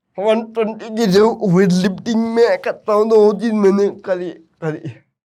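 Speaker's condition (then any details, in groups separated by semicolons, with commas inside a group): Cerebral palsy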